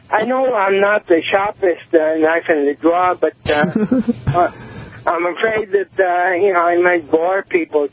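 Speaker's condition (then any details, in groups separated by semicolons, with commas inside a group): Cerebral palsy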